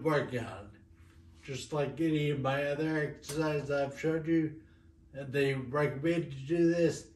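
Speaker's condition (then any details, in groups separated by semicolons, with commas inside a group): Friedreich's ataxia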